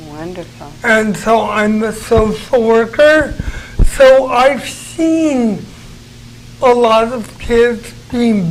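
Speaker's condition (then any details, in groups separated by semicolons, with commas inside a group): Cerebral palsy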